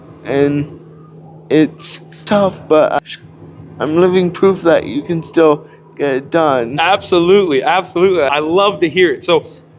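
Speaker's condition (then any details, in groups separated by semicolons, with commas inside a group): Cerebral palsy; cannot walk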